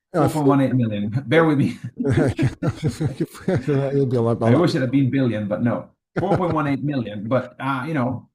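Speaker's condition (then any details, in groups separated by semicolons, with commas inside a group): No condition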